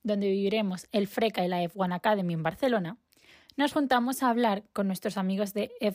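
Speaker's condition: No condition

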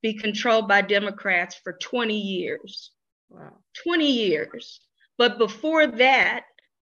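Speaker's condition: No condition

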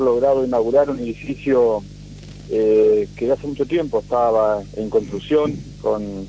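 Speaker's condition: No condition

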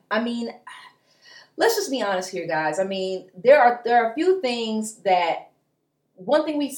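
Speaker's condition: No condition

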